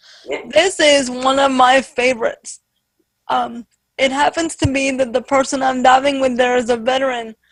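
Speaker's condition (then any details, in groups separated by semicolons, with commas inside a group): Spastic quadriplegic cerebral palsy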